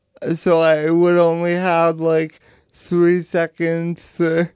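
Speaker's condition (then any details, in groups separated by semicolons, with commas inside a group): Cerebral palsy; power wheelchair user, personal support worker 6 hours weekly, mother toilets, washes, cooks, dresses, drives; needs daily personal support, help getting up every morning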